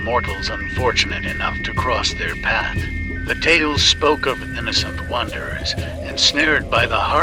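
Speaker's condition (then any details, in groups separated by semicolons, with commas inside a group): No condition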